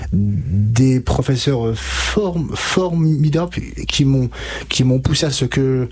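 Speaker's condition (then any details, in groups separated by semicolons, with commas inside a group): Stuttering; onset at 5 to 6 years, no childhood speech therapy, therapy begun at 20, age 33; 27 to 28 years since onset, years of therapy with stuttering specialist Catherine Daubier, Nancy; blocks and repetitions, fluency techniques learned, much worse ages 5 to 20, could not finish sentences; repeated sounds, repeated words, prolonged sounds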